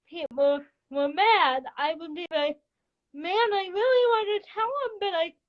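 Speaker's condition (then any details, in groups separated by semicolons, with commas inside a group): Cerebral palsy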